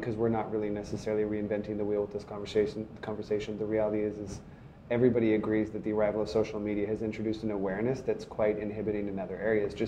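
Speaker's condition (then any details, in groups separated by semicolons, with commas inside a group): No condition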